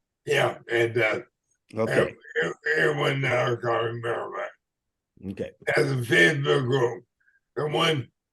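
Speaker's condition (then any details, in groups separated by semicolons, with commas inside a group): ALS/MND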